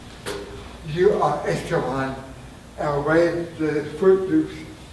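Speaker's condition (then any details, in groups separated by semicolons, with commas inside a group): Traumatic brain injury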